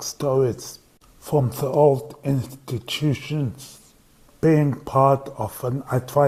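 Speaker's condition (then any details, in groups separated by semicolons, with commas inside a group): Cerebral palsy; voice tires at times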